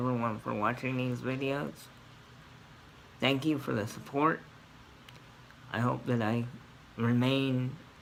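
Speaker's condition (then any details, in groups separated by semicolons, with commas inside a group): Cerebral palsy; scoliosis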